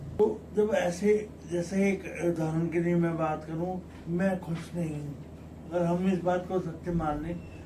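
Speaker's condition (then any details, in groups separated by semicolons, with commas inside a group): Cerebral palsy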